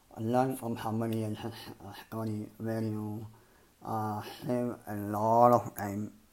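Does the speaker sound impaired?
Yes: cleft palate and lip; congenital cleft lip and palate, hole in upper jaw, misaligned jaws, malformed nose, repeated speech-improving surgeries; developed a very different way of speaking, ongoing speech impediment.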